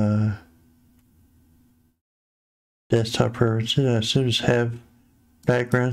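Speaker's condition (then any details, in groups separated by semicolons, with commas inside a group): Parkinson's disease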